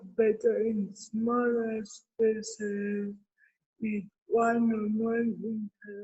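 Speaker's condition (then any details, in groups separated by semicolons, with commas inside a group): Cerebral palsy; therapy from six months old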